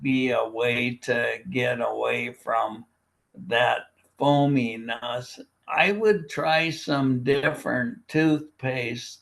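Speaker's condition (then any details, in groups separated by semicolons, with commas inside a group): Primary lateral sclerosis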